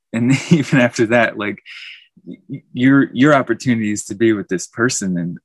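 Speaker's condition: No condition

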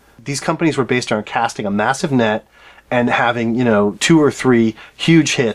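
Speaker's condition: No condition

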